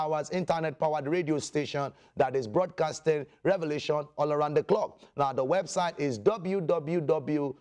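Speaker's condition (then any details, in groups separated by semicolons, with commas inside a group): No condition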